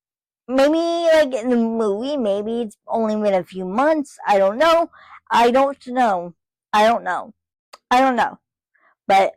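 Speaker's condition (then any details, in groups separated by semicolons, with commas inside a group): Cerebral palsy, spastic; from birth, muscle spasms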